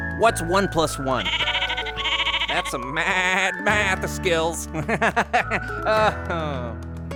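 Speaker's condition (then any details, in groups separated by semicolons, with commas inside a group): No condition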